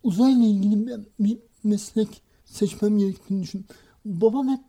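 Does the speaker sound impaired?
Yes: cerebral palsy; from birth, no speech or walking until age 6, misdiagnosed intellectual disability at age 5; school speech difficulty, reading not fluent, practised reading aloud before mirror.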